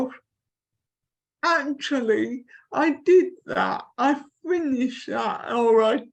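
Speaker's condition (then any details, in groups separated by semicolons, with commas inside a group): Cerebral palsy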